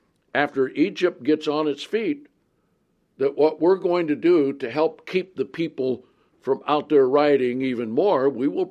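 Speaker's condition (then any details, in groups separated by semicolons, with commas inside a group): No condition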